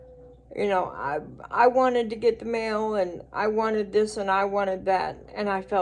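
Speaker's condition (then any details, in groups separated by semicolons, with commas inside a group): Cerebral palsy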